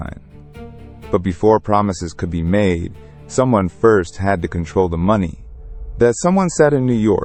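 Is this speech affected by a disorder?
No.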